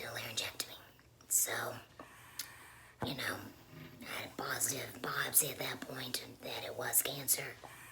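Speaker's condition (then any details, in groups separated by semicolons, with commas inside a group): Laryngectomy; hoarse after intubation, speech therapy helped little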